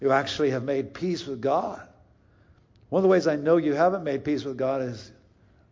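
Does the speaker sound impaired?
No.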